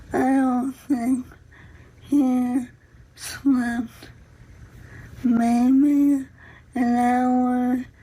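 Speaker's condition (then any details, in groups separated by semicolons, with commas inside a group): ALS; onset as difficulty running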